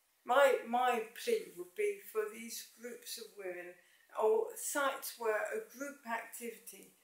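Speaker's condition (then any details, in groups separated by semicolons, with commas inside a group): MND, mild; speech slightly affected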